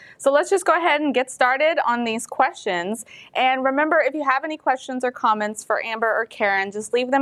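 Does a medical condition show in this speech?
No.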